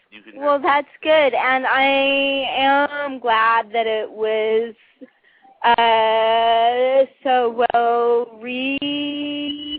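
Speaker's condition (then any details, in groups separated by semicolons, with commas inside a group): Cerebral palsy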